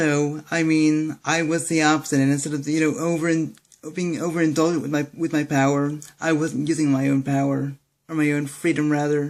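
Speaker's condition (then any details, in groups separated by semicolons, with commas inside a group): Cerebral palsy; speaks fast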